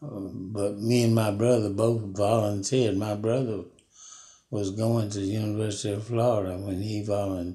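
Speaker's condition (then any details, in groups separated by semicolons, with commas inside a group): Parkinson's disease; never broken a bone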